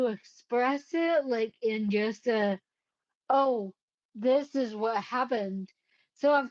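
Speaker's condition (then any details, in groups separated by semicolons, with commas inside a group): Cerebellar ataxia; caused by brain bleed, unsteady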